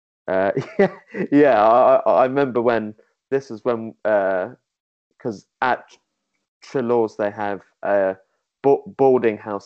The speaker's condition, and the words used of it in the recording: Stuttering. I knew I was going to stutter on this.